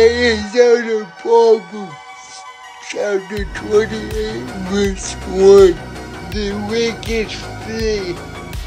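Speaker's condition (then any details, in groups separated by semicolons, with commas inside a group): Cerebral palsy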